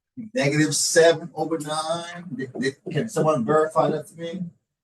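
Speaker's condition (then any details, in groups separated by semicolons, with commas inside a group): No condition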